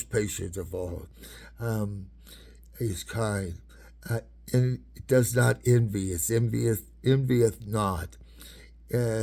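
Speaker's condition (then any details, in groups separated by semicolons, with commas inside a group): Parkinson's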